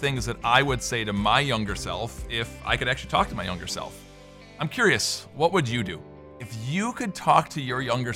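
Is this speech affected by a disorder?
No.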